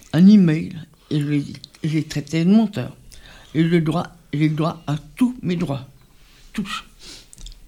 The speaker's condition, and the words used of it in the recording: Stuttering. Et malheureusement, monsieur Doury, le bégaiement, c'est audible. et tout.